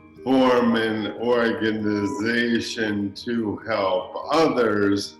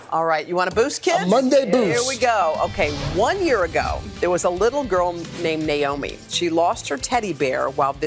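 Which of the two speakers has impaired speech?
The first: ALS; diagnosed about 1.5 months ago; speech changed from previously clear.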